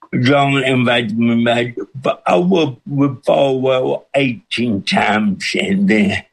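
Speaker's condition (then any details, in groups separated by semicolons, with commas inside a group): Cerebral palsy with speech impediment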